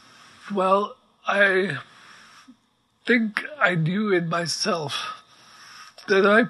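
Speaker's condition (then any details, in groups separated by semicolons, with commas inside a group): ALS; progressive neuromuscular illness, effectively quadriplegic, wheelchair within 6 months of diagnosis, writes by dictation; immobile, needs breathing apparatus, plastic pump behind neck into nose controlling breath rate; voice very weak, needs amplifier, breathing apparatus audible in background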